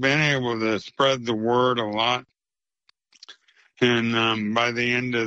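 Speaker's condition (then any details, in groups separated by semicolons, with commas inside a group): ALS; slower progression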